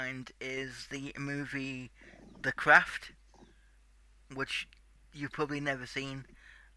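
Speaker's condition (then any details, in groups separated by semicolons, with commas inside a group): Cerebral palsy; tight muscles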